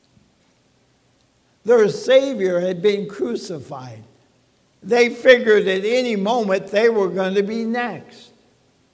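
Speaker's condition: ALS; talking funny

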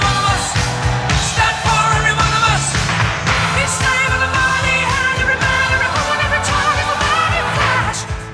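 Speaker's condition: No condition

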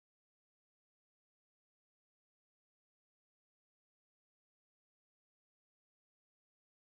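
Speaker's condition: No condition

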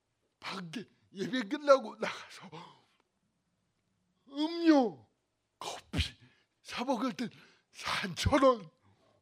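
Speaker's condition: Cerebral palsy; lifelong pain, body and bones twisted, bent body

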